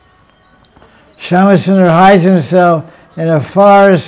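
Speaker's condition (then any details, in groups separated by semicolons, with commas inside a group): Deafness; asks audience whether heard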